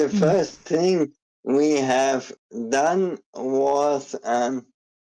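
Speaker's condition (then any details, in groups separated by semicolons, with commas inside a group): ALS; struggles to form sentences while speaking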